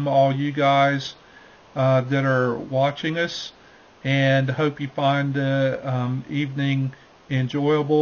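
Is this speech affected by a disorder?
No.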